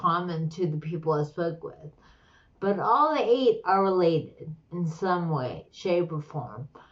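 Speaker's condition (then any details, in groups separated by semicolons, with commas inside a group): Slurred speech; slurred speech, like stroke patient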